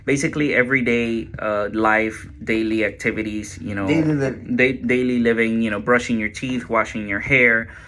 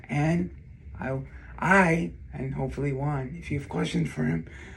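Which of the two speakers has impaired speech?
The second: cerebral palsy; left hand weaker, affects coordination, balance, gross motor movement; ongoing physical and occupational therapy, gait training.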